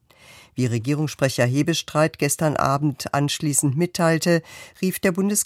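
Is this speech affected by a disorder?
No.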